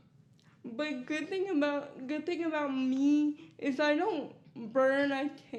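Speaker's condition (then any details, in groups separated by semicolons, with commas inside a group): Cerebral palsy; core and balance affected, manual wheelchair, slow handwriting; physical therapy, walks with assistance, regresses without therapy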